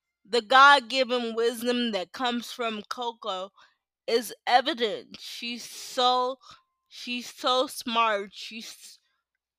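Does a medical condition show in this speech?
Yes: cerebral palsy.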